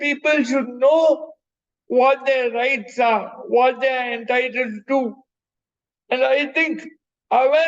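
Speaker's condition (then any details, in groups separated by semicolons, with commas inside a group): Cerebral palsy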